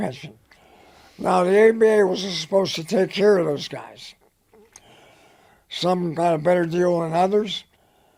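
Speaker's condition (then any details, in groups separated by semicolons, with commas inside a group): Head and neck cancer; dry throat, dry mouth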